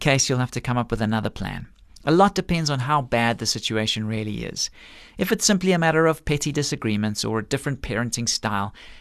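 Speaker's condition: No condition

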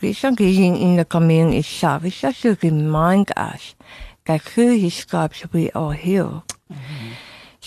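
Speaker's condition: Tongue removal for cancer; two surgeries, 8-hour resection with skin graft free flap reconstruction, small back part left; about 20 years since onset, speech audibly changed per host, can swallow without feeding tube; relearned speaking from scratch with speech therapist, could not speak after surgery, remaining tongue enables swallowing

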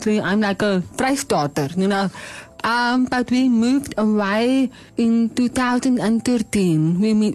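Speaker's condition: Hearing loss; deaf, bilateral cochlear implants, first received in Worcester, Cape Town, second two years later; learned early to speak like hearing person, mother bonita drew out language, not natural

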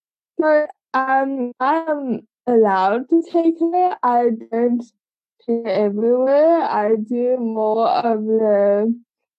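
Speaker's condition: Cerebral palsy; congenital, from birth, age 25

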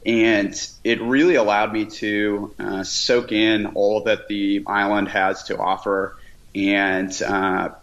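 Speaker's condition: No condition

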